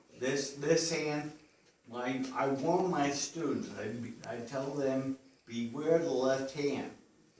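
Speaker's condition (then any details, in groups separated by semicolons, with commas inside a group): Friedreich's ataxia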